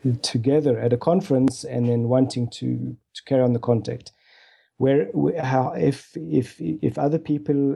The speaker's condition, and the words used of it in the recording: Stuttering. Thank you, Peter, for letting me finish off with a wonderful stutter there.